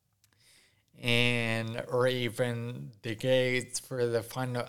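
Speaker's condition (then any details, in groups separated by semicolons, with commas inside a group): Ataxia after strokes, mild; about seven years since strokes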